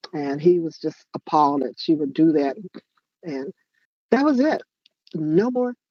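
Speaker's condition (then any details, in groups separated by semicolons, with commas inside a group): No condition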